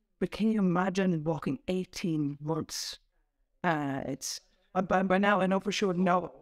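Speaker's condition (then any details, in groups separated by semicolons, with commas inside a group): No condition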